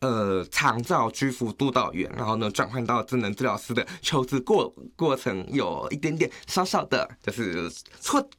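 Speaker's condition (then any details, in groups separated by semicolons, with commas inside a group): Hearing impairment, progressive acquired hearing loss; gradual deterioration of hearing later in life; slight accent, mistaken for ABC or southeast asian, impairment often unnoticed, word order normal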